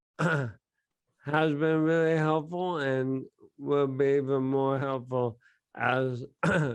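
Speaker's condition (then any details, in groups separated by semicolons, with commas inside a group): Bulbar onset ALS; diagnosed within the year; speech and swallowing most affected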